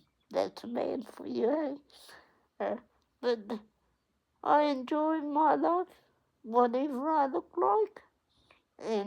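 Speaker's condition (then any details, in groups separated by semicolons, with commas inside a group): Cerebral palsy; onset at 8 days old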